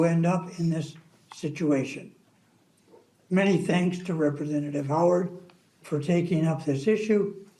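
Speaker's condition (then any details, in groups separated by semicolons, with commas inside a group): ALS; diagnosed about two years ago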